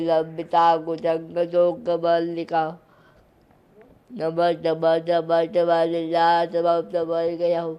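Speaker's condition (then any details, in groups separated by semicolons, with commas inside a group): Cerebral palsy; severe form, childhood onset, mental and physical effects; cannot sit or walk, receives therapy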